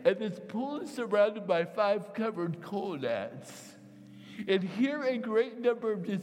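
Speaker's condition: Cerebral palsy, mild; hand tremor

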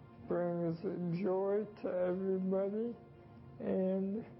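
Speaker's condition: ALS; voice tough to understand

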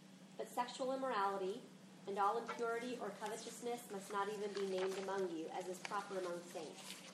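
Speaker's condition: No condition

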